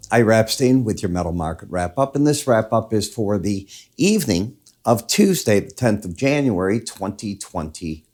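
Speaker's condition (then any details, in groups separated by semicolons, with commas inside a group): No condition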